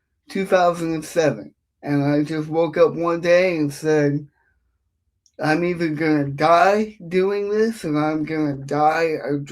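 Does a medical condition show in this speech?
Yes: cerebral palsy; affects speech.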